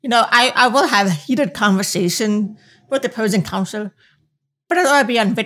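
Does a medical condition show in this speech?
Yes: profound hearing loss; profound hearing loss since childhood, hearing aids worn since childhood; deaf accent, speech sounds like a perpetual cold, listeners may need repetition to understand.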